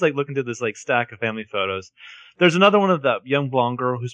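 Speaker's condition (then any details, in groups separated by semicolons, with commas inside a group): No condition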